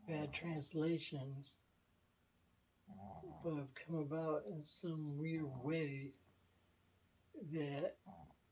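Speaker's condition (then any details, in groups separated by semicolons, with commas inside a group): Myasthenia gravis; affects hands and tongue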